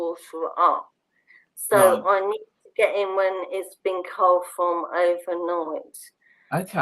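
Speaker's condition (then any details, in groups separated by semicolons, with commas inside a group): Motor neurone disease; bulbar onset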